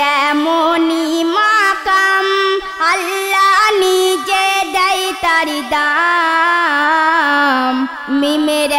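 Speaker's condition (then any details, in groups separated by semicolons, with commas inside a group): No condition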